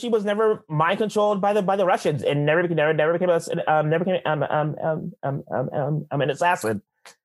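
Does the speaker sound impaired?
Yes: stuttering, mild; stutter since childhood, school speech therapy, exercises not kept up, never fully resolved; still stutters, not frequently, not a big issue; stutters much less when performing, stutters when excited, stops and restarts, eases after minutes; here repeated sounds, repeated words.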